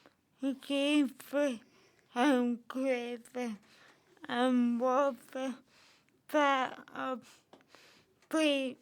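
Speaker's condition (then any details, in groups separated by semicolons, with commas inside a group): Cerebral palsy; from birth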